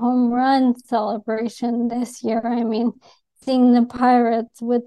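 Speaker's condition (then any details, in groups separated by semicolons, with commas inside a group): ALS; diagnosed within about past year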